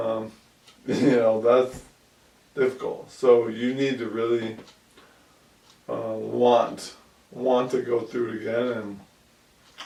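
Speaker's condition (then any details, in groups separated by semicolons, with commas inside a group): ALS; about 2 years since onset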